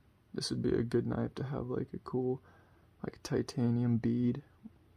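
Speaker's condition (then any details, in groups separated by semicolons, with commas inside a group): No condition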